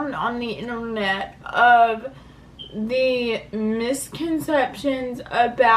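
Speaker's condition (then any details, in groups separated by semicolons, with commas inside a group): Cerebral palsy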